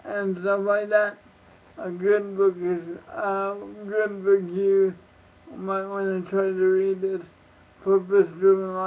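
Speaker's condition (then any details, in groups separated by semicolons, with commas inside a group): Cerebral palsy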